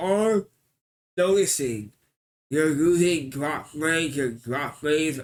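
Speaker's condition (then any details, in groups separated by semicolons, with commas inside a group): Cerebral palsy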